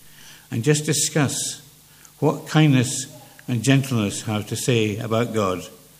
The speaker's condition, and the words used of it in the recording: Parkinson's disease. But if I say something that you can't hear or can't understand, doesn't seem to make sense, stick a paw in the air, let me know, and I go back.